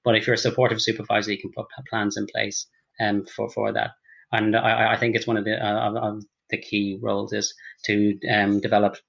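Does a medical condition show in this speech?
Yes: stammer; stammer since childhood, severe in childhood and adolescence, blocks on first letter, particular trouble with d and m; still stammers, slowed speech somewhat, uses acceptance and commitment therapy, no breathing technique; stutters on certain words, speaks fast with Irish accent, partly to avoid stammering; here repeated sounds, repeated words.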